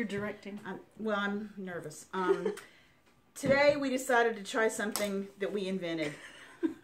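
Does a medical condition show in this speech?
No.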